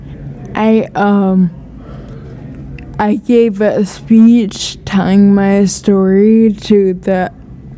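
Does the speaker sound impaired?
Yes: ataxia; ataxia diagnosed at age 15, first sign falling off swimming starting blocks, first blamed on dehydration; age 19, about four years since diagnosis, needs support to avoid falls.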